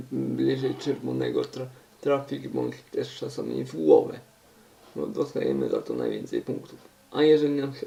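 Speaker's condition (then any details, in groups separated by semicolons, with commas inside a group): Cerebral palsy; uses wheelchair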